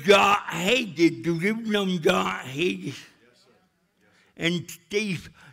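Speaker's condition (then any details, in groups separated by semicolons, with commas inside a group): Cerebral palsy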